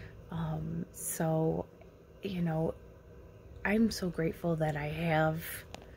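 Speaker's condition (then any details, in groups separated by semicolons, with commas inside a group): No condition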